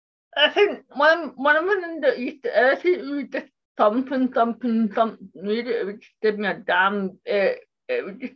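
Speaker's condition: Cerebral palsy; left side affected, walking and dexterity difficulties, profoundly deaf, tightens easily, riding for disabled 15 years; speech impairment

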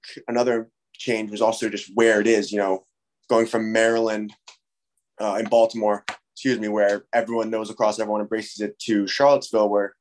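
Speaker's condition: No condition

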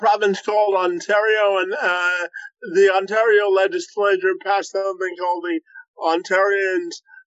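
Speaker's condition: Cerebral palsy, spastic quadriplegia; from birth

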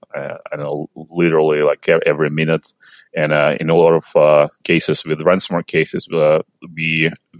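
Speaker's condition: No condition

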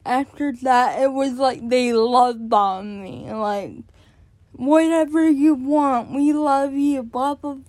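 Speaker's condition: Cerebral palsy; born addicted

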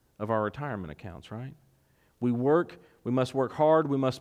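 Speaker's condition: No condition

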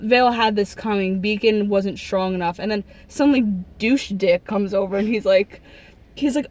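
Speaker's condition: No condition

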